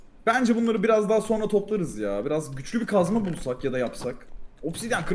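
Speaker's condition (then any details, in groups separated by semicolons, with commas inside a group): No condition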